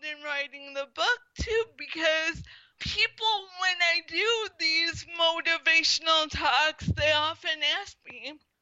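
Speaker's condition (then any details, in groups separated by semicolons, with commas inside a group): Spastic quadriplegic cerebral palsy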